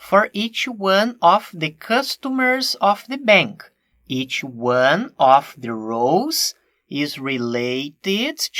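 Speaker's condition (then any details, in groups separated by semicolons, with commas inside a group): No condition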